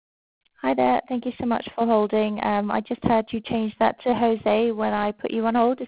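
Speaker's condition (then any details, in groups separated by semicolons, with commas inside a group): No condition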